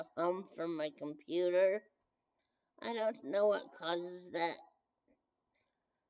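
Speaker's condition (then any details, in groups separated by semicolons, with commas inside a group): Brain injury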